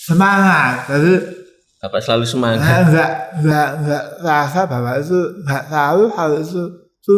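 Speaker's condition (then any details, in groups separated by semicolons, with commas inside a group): Tongue cancer; biopsy-confirmed, ECCT treatment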